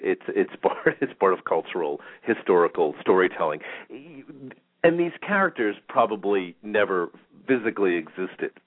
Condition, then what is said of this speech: No condition.